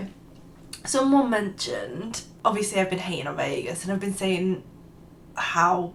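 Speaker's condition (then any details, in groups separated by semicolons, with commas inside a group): No condition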